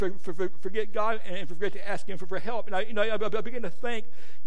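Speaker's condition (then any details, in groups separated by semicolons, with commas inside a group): Stuttering; once felt speech made preaching impossible; preaching a sermon, prays for clarity of speech; jokes listeners probably haven't noticed; repeated sounds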